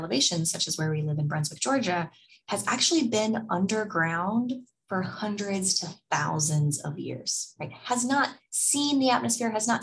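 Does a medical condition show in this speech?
No.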